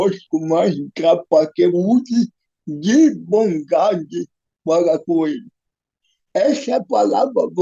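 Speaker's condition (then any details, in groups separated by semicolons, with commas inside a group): Cerebral palsy; physical disability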